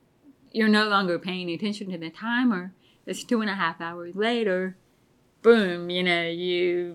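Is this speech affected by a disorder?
Yes: deafness; pretty bad tinnitus.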